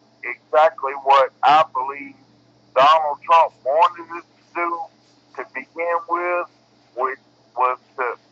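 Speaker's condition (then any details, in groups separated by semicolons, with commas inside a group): Cerebral palsy; bedbound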